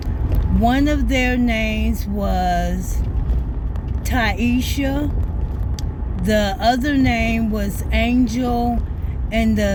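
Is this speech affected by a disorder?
Yes: ALS.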